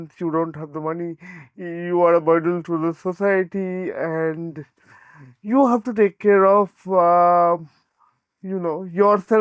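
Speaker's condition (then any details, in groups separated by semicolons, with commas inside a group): Cerebral palsy; brain oxygen deprivation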